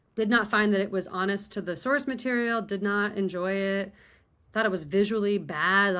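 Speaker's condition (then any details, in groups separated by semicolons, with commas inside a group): No condition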